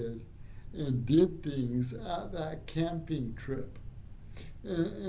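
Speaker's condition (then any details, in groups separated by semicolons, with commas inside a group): Cerebral palsy; from birth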